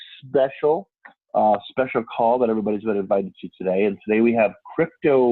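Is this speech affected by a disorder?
No.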